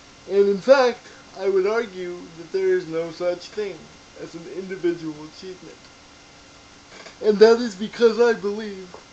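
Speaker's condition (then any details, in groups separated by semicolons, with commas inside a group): Cerebral palsy; diagnosed in infancy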